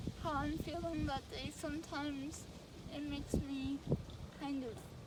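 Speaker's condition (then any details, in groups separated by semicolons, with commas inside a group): Cerebral palsy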